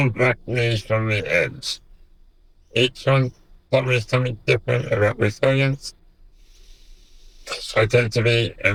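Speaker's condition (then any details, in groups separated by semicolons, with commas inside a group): Duchenne muscular dystrophy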